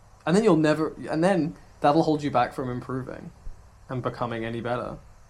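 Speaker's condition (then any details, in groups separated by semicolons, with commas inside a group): No condition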